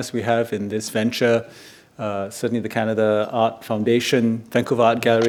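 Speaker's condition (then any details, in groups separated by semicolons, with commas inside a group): No condition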